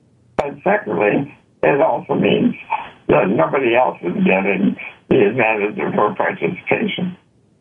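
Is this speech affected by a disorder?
Yes: spinal muscular atrophy; complete quadriplegia from spinal muscular atrophy.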